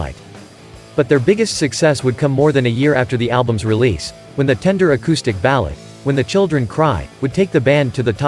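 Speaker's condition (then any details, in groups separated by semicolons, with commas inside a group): No condition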